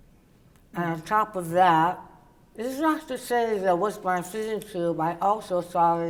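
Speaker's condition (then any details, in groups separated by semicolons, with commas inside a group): Oral cavity cancer, partial glossectomy; partial glossectomy with reconstruction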